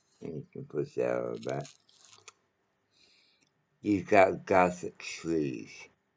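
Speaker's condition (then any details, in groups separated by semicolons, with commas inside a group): Mouth cancer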